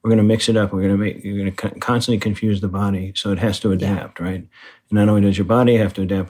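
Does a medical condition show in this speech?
Yes: Parkinson's disease; right-side weakness at onset, heavy weightlifting slows progression.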